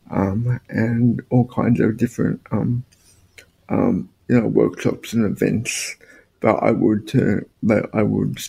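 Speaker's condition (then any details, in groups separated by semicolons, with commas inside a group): Spastic quadriplegic cerebral palsy; purely physical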